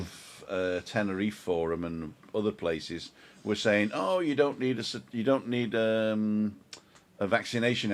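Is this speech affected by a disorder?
No.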